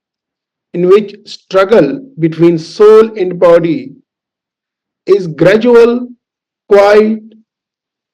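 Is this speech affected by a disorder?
No.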